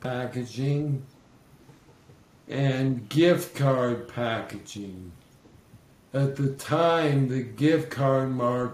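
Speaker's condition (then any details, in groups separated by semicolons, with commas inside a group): ALS; slurred speech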